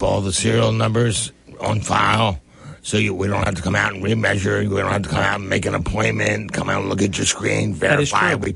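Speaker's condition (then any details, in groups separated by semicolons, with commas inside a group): Head and neck cancer; stage 4, diagnosed about one year ago, local treatment throughout previous year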